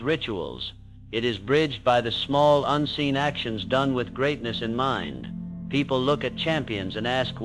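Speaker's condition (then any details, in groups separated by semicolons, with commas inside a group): No condition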